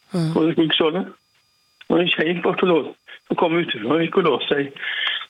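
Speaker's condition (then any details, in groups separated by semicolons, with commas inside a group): Parkinson's disease; throat operation, icu about 2 months ago, oxygen mask half a day, nearly died; takes 40-50 tablets daily, partly Parkinson's medication, considering reducing tablets; difficulty speaking at times, trouble getting voice out properly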